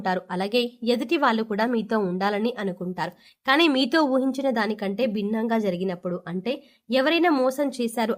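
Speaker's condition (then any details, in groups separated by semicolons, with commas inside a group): No condition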